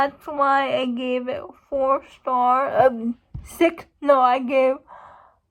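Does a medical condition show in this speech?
Yes: cerebral palsy; uses wheelchair.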